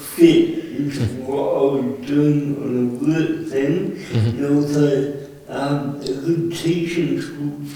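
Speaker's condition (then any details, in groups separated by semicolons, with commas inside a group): Cerebral palsy; present since birth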